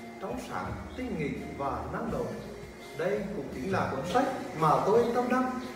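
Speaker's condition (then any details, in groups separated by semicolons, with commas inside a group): No condition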